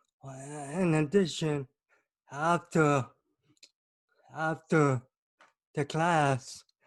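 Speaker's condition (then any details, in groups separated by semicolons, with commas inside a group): Cerebral palsy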